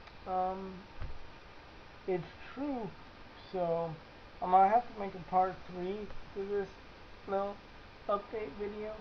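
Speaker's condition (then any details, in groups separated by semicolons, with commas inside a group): Cerebral palsy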